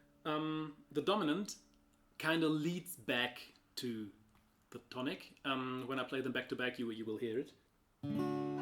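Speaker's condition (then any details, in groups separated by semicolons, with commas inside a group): No condition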